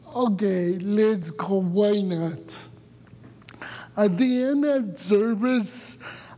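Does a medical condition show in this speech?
Yes: cerebral palsy; from birth, born about two weeks early, umbilical cord around neck, no breathing at birth, cannot control nerves; voice affected, voice described as a curse.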